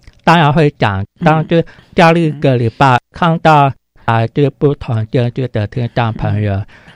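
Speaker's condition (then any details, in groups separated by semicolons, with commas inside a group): Hearing impairment; congenitally deaf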